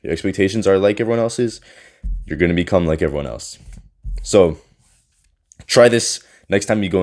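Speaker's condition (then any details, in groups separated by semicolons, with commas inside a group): No condition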